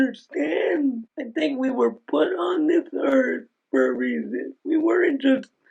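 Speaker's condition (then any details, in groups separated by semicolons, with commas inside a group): Aicardi-goutieres syndrome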